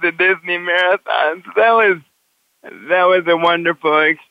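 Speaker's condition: Cerebral palsy; brain cannot reliably direct muscles, walks with walker, must consciously control every movement including holding head up

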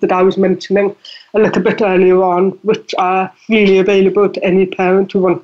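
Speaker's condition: Deafness; deafness audible in voice

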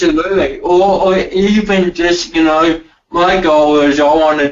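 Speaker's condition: Cerebral palsy; cerebral palsy from birth

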